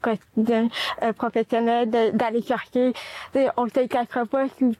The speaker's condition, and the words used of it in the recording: Cerebral palsy. Et aussi, j'ai un trouble de langage parole dû à la paralysie cérébrale.